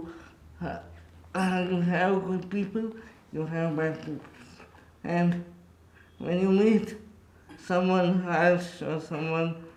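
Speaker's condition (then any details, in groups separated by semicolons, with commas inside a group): Cerebral palsy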